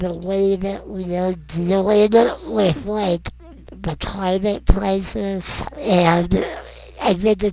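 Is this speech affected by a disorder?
Yes: non-progressive muscular dystrophy.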